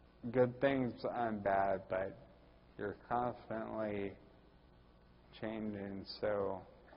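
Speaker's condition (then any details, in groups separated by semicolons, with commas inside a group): Ataxia; speech typical of the condition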